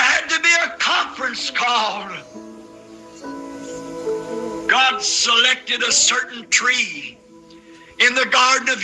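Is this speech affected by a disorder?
No.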